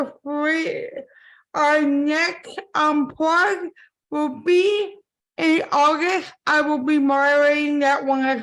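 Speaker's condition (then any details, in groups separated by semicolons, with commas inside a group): Cerebral palsy; impaired speech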